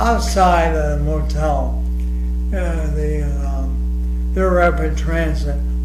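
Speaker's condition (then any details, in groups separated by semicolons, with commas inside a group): ALS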